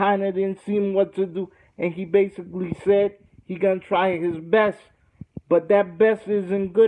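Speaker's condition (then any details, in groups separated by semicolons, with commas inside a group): Cerebral palsy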